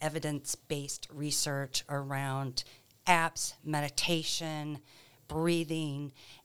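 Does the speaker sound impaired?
No.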